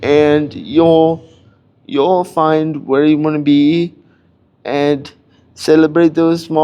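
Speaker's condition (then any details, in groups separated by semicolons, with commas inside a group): Cerebral palsy; cannot walk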